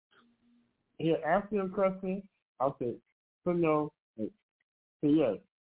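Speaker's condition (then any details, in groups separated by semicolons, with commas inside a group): Muscular dystrophy; childhood onset, diagnosed by muscle biopsy, weakens muscles incl heart, coma then tracheotomy; age 44, tracheostomy in place, changed monthly, ventilator when sick with pneumonia; trach in throat, host repeats some words, no speech 4 years after tracheotomy, then regained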